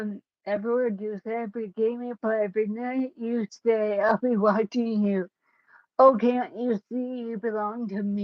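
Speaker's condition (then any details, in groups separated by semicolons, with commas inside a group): Cerebellar ataxia; caused by brain bleed, unsteady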